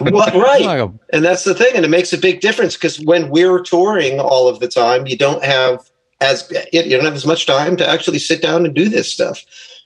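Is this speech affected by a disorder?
No.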